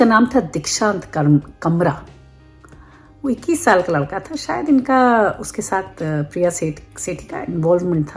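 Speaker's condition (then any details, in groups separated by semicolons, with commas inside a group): No condition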